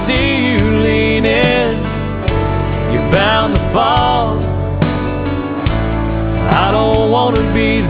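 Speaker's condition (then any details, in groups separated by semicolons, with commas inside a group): No condition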